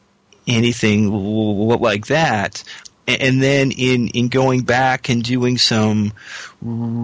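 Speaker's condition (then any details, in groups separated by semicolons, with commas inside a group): Stuttering; person who stutters, most anxiety tied to stuttering; stuttered openly rather than hiding in past phone-heavy job, talked openly about stuttering; repeated sounds, repeated words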